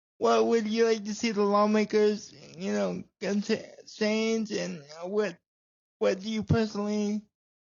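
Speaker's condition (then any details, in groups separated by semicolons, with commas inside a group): Cerebral palsy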